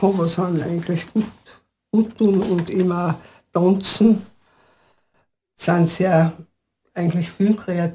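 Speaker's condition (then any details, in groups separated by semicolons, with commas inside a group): Parkinson's disease; ten years since onset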